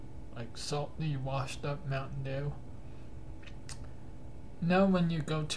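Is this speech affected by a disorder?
Yes: cerebral palsy.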